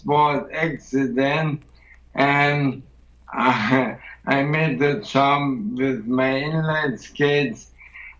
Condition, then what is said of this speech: ALS (motor neuron disease). I didn't notice a big change, but his language, but his voice definitely has changed.